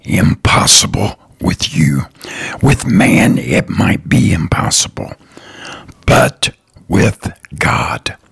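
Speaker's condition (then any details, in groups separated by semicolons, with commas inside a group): Throat cancer survivor; surgery urged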